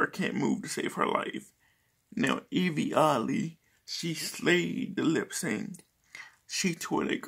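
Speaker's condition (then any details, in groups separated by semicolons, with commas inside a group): Cerebral palsy; speech is not the best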